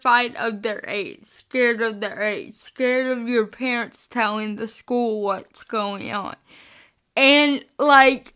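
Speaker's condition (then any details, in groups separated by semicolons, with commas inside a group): Spastic cerebral palsy, mixed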